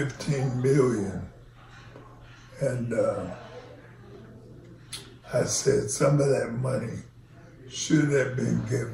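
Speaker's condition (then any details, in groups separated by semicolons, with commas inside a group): ALS; onset left foot drop, then left leg weakness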